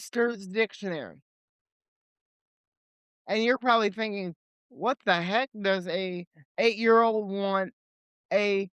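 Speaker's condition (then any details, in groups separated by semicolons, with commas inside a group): Cerebral palsy; limited mobility, legs; age 28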